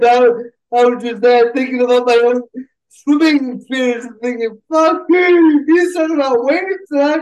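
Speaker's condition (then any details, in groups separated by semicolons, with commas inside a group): Cerebral palsy; cerebral palsy since childhood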